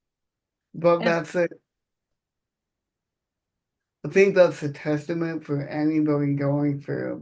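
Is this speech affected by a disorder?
Yes: cerebral palsy; present from birth.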